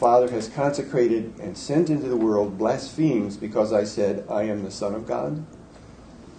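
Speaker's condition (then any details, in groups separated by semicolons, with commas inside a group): No condition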